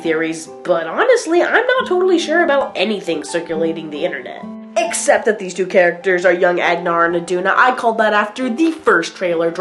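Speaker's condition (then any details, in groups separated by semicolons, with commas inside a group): No condition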